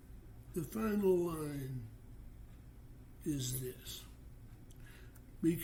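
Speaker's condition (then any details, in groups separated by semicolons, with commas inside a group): Parkinson's disease; stage 3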